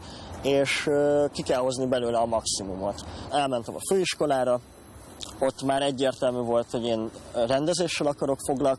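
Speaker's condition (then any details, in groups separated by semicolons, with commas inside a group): Cleft lip and palate; congenital cleft lip with cleft palate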